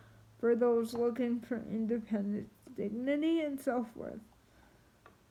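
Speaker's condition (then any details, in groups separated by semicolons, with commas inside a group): Triplegic cerebral palsy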